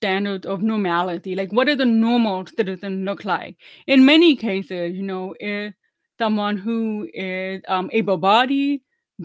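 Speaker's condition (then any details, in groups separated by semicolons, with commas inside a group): Deafness, meningitis-caused; deaf since age 4 from severe meningitis, relearned English and how to speak; about 10 years of speech therapy, often told speaks really well for deaf person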